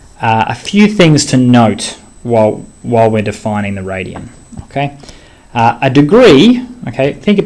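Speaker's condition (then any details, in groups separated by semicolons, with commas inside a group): No condition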